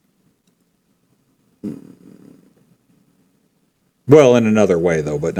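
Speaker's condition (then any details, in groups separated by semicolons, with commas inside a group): No condition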